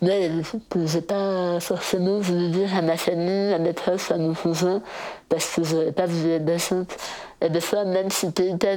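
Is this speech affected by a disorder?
Yes: total glossectomy; base of tongue cancer, flap necrosis, ventilator via tracheostomy, temporary laryngectomy, nasogastric tube; voice deeper before diagnosis, incomprehensible after surgery, intensive speech therapy at CRIL, sister understood.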